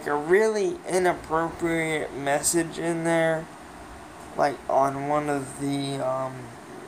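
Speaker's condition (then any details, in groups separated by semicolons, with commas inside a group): Cerebral palsy, mild; speech sometimes affected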